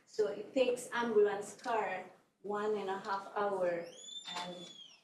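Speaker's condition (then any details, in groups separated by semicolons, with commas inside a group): No condition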